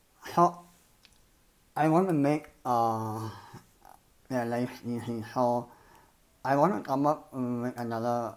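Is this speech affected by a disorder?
Yes: cleft palate and lip; congenital cleft lip and palate.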